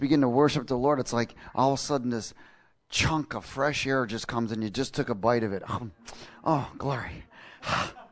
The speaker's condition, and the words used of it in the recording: None; typical speech.